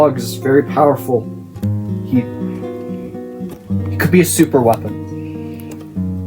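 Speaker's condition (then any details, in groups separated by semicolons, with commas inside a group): No condition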